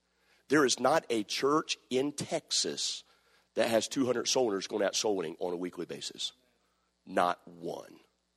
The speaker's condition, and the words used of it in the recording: None; typical speech.